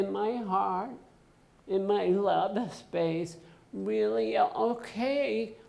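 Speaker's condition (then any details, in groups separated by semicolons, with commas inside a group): Essential tremor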